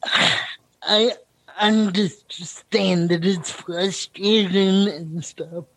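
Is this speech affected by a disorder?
Yes: cerebral palsy; consistent predictable speaking rate.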